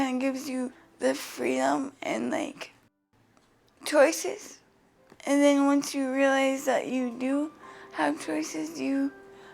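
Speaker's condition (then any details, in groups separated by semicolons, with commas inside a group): Cerebral palsy; from birth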